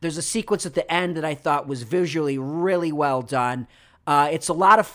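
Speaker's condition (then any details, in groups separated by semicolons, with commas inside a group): No condition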